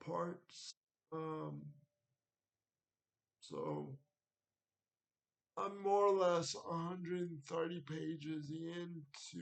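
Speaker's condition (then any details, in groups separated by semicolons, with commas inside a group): Cerebral palsy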